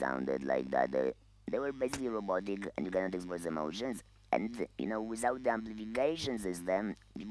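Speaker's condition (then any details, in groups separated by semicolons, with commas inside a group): Laryngeal cancer, voice loss, electrolarynx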